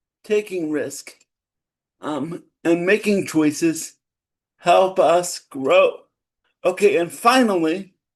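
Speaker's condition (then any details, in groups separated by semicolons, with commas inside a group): Cerebral palsy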